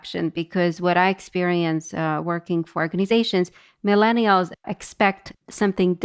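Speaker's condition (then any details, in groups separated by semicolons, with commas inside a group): No condition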